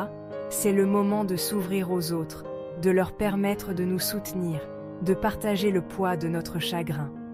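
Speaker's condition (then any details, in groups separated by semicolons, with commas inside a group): No condition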